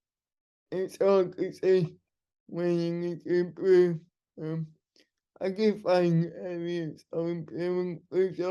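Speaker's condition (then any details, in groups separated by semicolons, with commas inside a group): Cerebral palsy; wheelchair user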